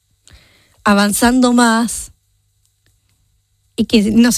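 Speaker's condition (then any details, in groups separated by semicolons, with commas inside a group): Down syndrome; present from birth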